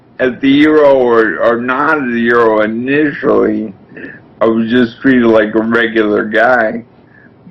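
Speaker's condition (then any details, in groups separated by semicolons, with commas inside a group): Brain injury from oxygen loss; speech significantly slurred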